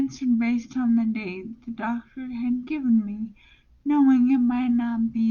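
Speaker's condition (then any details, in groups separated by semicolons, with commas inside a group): Brain injury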